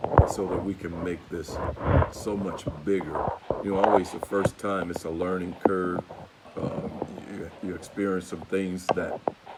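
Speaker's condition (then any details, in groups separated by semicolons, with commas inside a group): No condition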